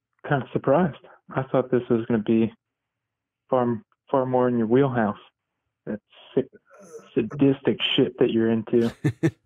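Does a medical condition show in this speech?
No.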